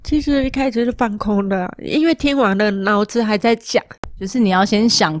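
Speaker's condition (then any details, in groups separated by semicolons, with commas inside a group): Moderate-to-severe hearing loss; wears hearing aids, car accident with seven days bedridden, rehabilitation to dance again; hearing aid taken off during recording and held to microphone, then only sees lips moving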